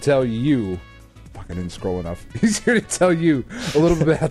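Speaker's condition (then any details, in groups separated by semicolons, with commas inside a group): No condition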